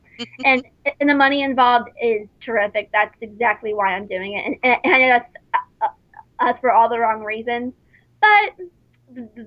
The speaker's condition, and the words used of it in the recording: Stuttering. But at work, though, I can wait tables for 6-7 hours straight and not stutter one bit.